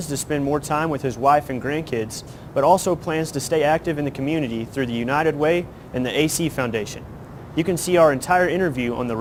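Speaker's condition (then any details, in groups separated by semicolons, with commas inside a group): No condition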